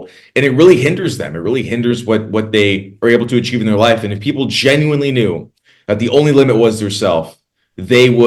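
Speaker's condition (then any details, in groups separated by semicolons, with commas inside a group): No condition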